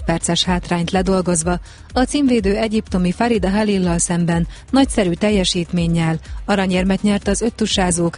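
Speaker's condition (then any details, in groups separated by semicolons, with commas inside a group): No condition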